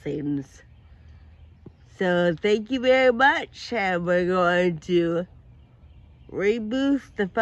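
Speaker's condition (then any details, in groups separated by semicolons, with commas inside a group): Friedreich ataxia, severe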